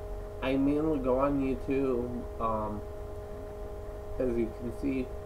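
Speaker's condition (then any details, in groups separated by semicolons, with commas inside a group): Cerebral palsy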